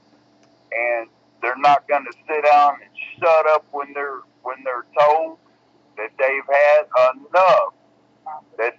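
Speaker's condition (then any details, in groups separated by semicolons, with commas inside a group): Cerebral palsy; bedbound; intestines completely stopped up, awaiting surgery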